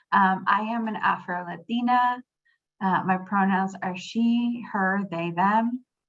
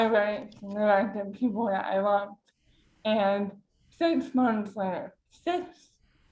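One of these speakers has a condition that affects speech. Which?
The second: cerebral palsy.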